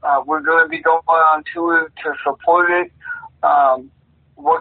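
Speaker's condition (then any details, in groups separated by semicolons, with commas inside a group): Cerebral palsy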